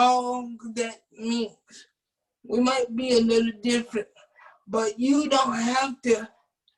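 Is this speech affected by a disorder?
Yes: cerebral palsy.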